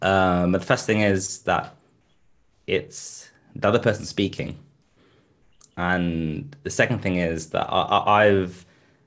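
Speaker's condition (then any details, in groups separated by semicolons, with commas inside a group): Stuttering; blocks and stumbles, sometimes fluent with friends, fluent in rehearsed solo talk after repeated practice; repeated sounds, blocks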